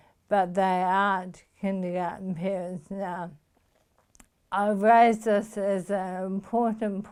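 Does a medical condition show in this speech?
Yes: motor neuron disease.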